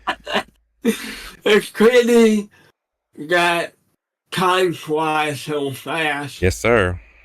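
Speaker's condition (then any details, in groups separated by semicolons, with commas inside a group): Cerebral palsy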